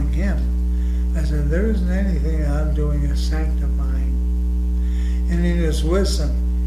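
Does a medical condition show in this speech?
Yes: ALS.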